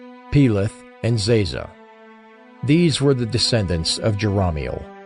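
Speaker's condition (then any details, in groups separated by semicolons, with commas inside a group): No condition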